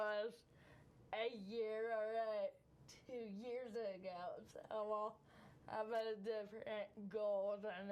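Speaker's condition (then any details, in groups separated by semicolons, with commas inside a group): Cerebral palsy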